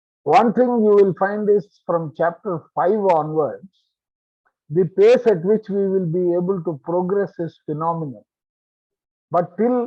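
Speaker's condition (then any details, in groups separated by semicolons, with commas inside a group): No condition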